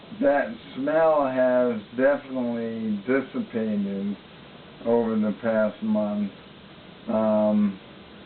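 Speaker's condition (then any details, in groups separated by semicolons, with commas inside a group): ALS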